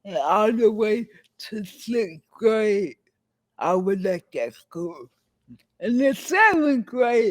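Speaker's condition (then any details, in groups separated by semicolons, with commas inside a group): Cerebral palsy; affects legs, hands and speech; speech impairment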